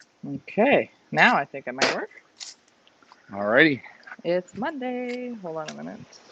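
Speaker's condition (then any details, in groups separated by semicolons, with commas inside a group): No condition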